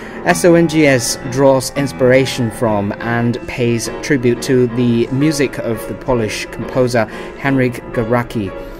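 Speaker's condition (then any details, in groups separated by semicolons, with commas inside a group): No condition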